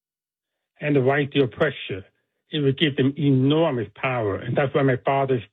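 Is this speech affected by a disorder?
Yes: deafness; deaf accent.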